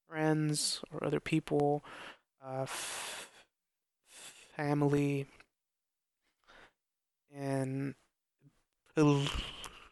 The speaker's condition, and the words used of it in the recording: Stuttering. Depending who I'm calling, sometimes my anxiety is higher than other calls, but overall it's a huge improvement.